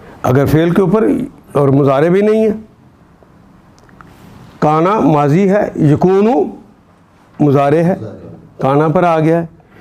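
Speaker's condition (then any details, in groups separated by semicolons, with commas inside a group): No condition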